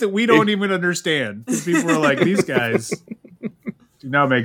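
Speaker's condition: No condition

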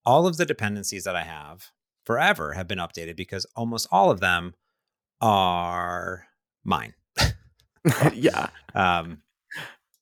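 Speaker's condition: No condition

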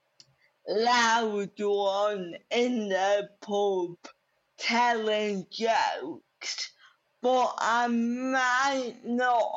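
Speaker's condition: Cerebral palsy; lifelong physical disability, no wheelchair use, needs more help than average able-bodied adult

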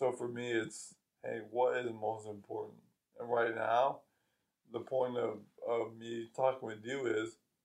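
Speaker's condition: ALS

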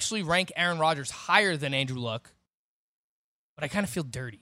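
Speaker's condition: No condition

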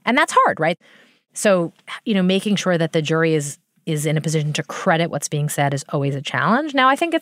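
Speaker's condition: No condition

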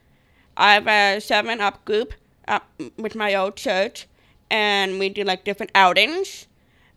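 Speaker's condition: Down syndrome; accent from condition

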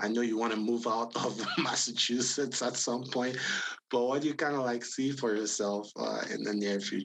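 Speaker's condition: No condition

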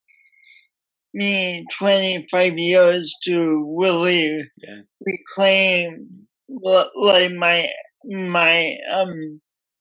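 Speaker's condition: Speech impediment from birth; oxygen loss at birth

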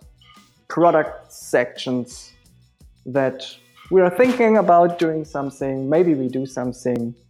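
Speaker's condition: No condition

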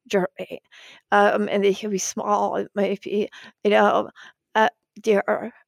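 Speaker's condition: Spasmodic dysphonia; vocal cord disorder, diagnosed after praying for normal voice, repeated Botox injections silenced voice; voice may sound like glitching audio, shaky, likened to NPR host Diane Rehm

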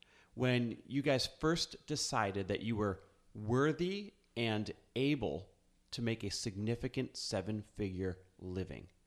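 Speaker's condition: No condition

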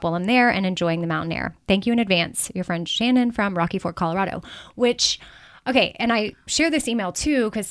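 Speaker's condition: No condition

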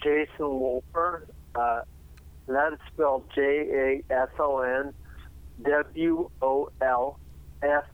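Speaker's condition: Cerebellar ataxia; degenerative

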